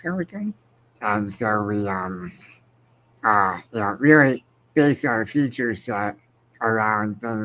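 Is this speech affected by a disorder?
Yes: spinal muscular atrophy; progressive, wheelchair.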